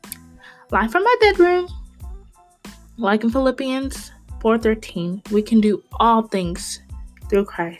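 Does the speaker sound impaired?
No.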